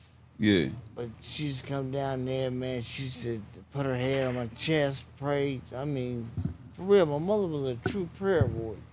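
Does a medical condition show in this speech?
Yes: traumatic brain injury.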